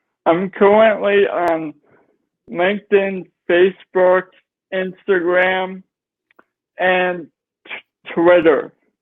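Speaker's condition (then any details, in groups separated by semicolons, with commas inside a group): Cerebral palsy; brain injury; nonverbal at age 3, speech therapy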